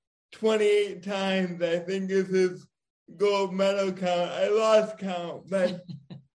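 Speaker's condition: Cerebral palsy; diagnosed as firstborn child

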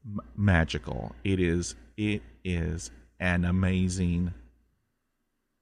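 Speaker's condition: Stuttering; stutter since childhood, 20 years speech therapy first on fluency, hypnosis, military hypnotherapist on mental health; repeated sounds, blocks

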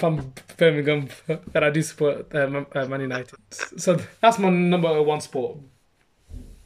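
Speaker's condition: Stammer; stammer since childhood, mocked and imitated by other kids from primary school; struggles saying own name, stammers less with put-on Birmingham accent or exaggerated speech; repeated sounds, prolonged sounds

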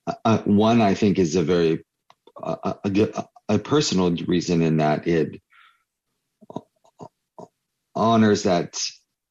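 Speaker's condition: Stuttering; stuttering since childhood; repeated sounds, blocks

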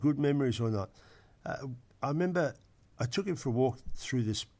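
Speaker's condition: No condition

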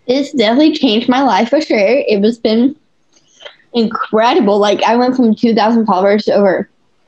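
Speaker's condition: Down syndrome

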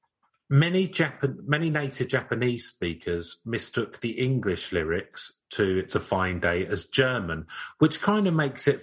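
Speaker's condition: No condition

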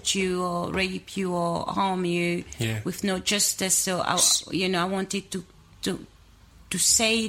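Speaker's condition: No condition

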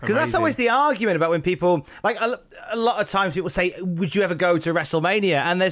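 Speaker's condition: No condition

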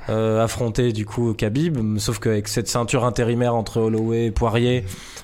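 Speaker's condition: No condition

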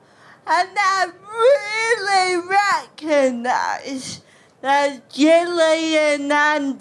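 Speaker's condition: Cerebral palsy; since childhood, occasional dribble on chin, mouth held a certain way, fell on stage at Royal Albert Hall; voice described by speaker as cute

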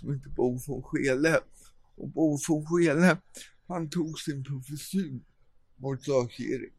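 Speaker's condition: Cerebral palsy; cramps, worse in cold, lives in Thailand because Sweden too cold

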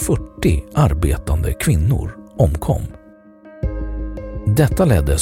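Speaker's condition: No condition

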